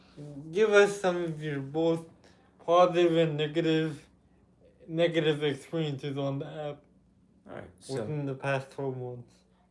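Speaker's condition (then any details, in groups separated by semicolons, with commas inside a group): Cerebral palsy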